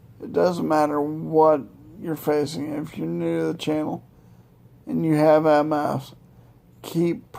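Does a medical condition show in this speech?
Yes: multiple sclerosis; fast progression over years, new treatment, power chair.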